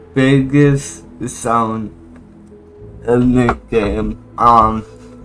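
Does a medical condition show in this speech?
Yes: cerebral palsy.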